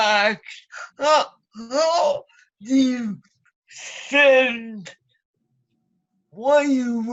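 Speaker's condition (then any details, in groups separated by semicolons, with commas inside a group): Cerebral palsy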